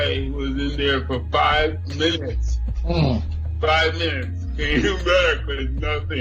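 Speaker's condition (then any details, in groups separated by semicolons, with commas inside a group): Cerebral palsy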